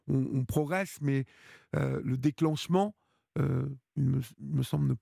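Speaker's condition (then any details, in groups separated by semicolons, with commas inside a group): No condition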